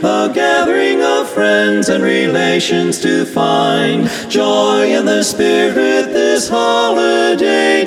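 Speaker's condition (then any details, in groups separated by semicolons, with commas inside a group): No condition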